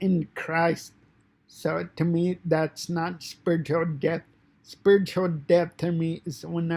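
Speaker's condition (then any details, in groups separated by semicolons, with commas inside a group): Cerebral palsy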